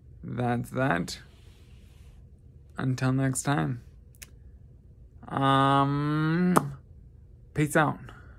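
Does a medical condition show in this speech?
Yes: traumatic brain injury.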